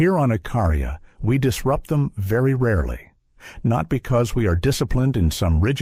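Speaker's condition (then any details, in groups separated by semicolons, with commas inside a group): No condition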